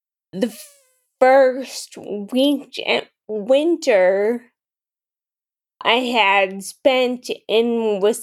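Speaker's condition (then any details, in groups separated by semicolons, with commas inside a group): Friedreich's ataxia; then wheeled mobility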